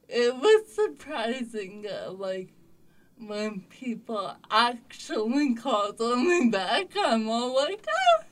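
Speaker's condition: Cerebral palsy; others have said talks funny, had speech therapy in past

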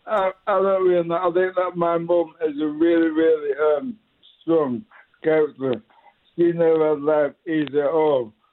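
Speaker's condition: Motor neuron disease; diagnosed 2017; about 3 years since diagnosis

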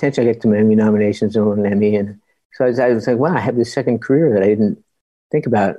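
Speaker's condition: Parkinson's disease; relearned walking

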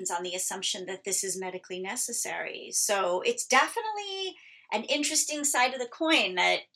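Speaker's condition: No condition

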